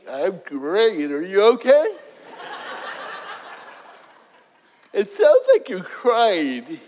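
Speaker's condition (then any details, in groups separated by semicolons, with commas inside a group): Cerebral palsy; voice declined with nerve disease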